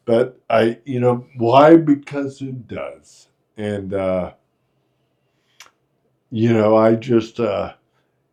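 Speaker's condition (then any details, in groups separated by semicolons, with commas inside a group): Friedreich's ataxia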